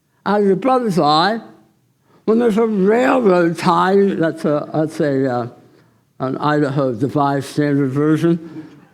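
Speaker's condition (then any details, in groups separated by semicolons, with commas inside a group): Tongue cancer surgery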